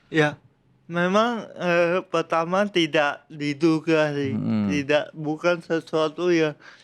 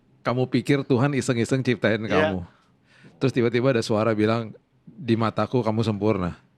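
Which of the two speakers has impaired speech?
The first: cerebral palsy; from birth.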